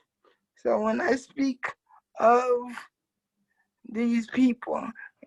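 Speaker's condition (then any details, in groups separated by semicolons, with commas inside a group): Cerebral palsy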